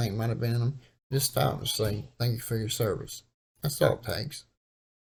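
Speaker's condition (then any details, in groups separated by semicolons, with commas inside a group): Cerebral palsy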